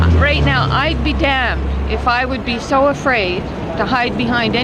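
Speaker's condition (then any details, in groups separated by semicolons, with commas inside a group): No condition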